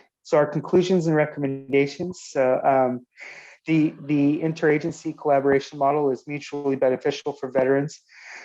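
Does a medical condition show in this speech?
No.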